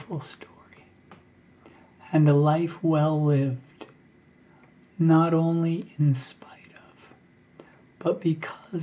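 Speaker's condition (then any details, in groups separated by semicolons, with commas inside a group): ALS; breathing increasingly difficult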